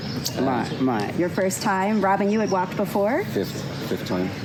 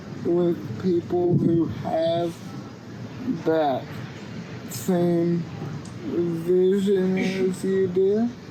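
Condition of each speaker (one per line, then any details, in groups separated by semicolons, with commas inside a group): No condition
Cerebral palsy; cannot walk unaided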